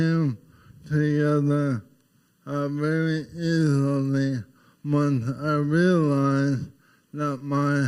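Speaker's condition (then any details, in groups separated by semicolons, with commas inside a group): ALS; terminal; voice changed, uses AI voice from early recordings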